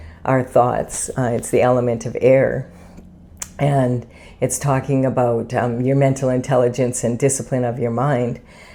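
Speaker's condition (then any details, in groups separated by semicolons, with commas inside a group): No condition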